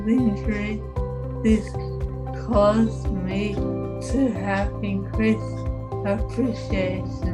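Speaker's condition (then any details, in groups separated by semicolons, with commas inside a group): Acquired brain injury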